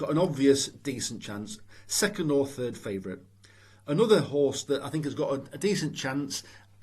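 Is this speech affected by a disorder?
No.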